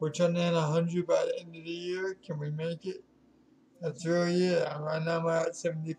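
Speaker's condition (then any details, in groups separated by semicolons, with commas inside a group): Cerebral palsy; affects legs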